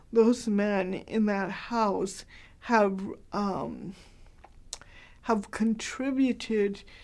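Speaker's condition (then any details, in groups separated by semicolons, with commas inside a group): Cerebral palsy, mild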